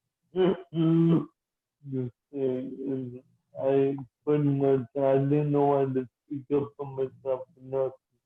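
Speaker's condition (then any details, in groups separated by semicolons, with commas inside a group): Cerebral palsy, mild; speech slightly affected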